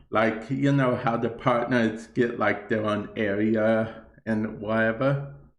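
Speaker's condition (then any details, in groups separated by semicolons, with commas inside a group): Cerebral palsy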